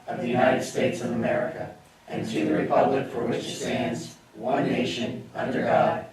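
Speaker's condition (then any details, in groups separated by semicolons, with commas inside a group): No condition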